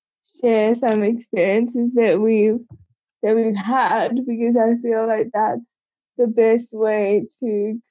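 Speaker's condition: Cerebral palsy; congenital, from birth, age 25

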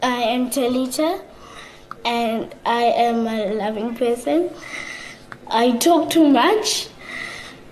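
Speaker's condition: Tracheostomy; tracheostomy since 2008 for coughing not breathing, advised by sister in ward E1, after brain infection, uses wheelchair; tracheostomy tube in throat, changed daily

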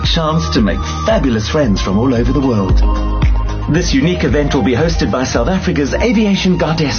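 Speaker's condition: No condition

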